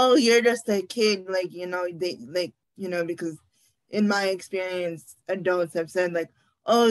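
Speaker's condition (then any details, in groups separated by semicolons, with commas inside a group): Cerebral palsy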